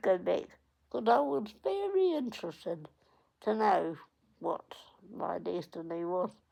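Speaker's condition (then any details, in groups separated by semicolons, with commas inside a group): Cerebral palsy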